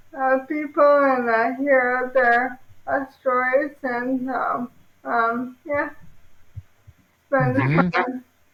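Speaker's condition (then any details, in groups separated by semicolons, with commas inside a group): ALS; sporadic form, onset in pinky finger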